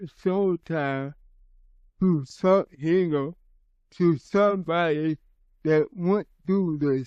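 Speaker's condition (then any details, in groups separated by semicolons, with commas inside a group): Cerebral palsy; from birth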